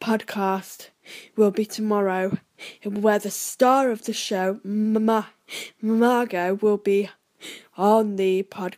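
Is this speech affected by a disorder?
Yes: stammer; cold, voice nasal and froggy, exaggerating speech as stammer technique; speech deliberately exaggerated, may sound strange, helps stammer and confidence; here repeated sounds, prolonged sounds.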